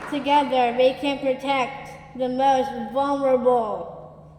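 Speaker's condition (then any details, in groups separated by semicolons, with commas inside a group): Down syndrome; suspected prenatally, present from birth, petite stature, occupational and physical therapy from infancy; speech therapy from infancy, answered audition questions with clarity at age 6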